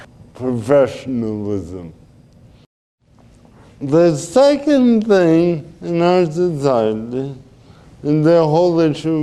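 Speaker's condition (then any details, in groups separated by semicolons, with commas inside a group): Cerebral palsy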